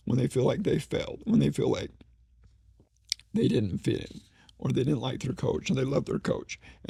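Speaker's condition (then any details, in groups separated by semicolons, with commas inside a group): ALS; needs voice rest during conversation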